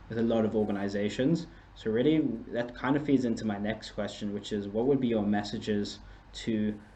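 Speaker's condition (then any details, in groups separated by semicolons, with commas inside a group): No condition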